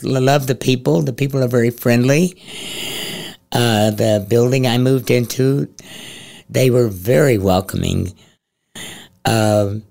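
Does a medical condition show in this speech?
Yes: head and neck cancer; stage 4 cancer into voice box from acid reflux, 36 throat radiations, chemotherapy at Gunderson; tumor gone, radiation damage to airway, possible future tracheotomy, daily breathing exercises; voice a little scratchy, never needed shots to swallow during chemotherapy.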